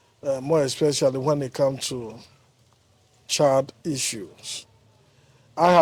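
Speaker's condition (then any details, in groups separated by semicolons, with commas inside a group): No condition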